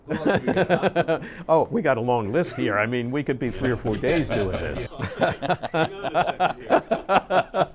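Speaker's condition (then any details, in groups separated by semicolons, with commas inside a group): No condition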